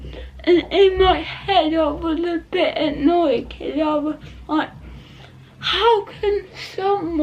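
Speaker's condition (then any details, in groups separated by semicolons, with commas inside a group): Cerebral palsy; not quadriplegic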